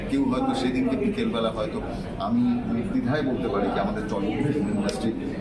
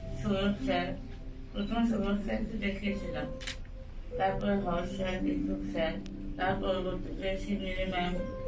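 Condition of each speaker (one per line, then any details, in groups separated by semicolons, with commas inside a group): No condition
Oral cancer; after treatment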